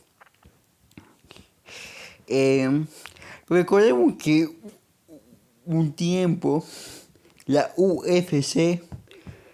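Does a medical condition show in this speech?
Yes: cerebral palsy; monthly medication.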